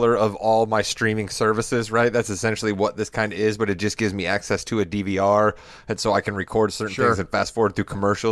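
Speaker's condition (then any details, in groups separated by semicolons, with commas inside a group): No condition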